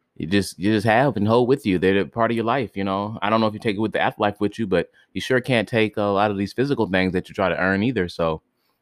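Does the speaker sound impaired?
No.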